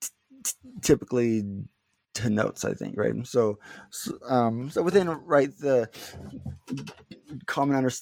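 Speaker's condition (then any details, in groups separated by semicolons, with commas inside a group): Stuttering; not stuttering much at time of recording; prolonged sounds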